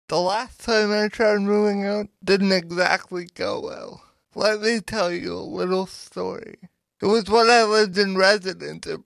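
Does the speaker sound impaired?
Yes: cerebral palsy; power wheelchair user.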